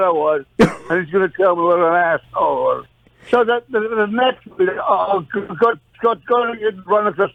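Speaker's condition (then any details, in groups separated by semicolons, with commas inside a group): Parkinson's disease, mild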